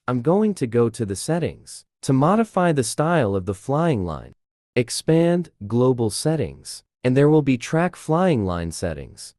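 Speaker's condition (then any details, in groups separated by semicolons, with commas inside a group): No condition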